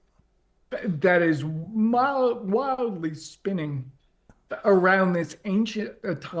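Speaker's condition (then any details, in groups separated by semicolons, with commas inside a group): ALS; progressive, onset leg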